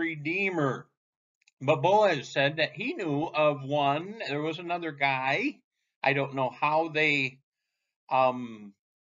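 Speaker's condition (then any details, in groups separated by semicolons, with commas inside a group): No condition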